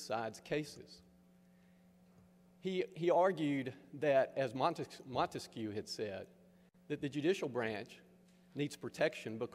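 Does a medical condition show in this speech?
No.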